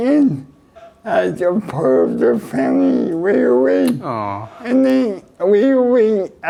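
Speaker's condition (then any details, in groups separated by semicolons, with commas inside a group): Cerebral palsy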